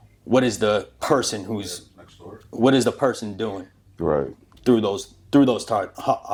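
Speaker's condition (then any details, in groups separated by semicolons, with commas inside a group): No condition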